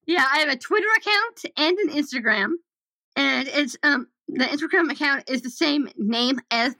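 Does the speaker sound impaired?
Yes: Down syndrome; developmental disability.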